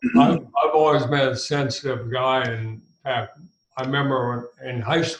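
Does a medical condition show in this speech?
Yes: ALS; ALS with throat onset, first noticed while singing at gigs, age 66, ENT first prescribed Mucinex; throat not responding when singing, could not reach notes, nephew brain surgeon in Boston heard voice change.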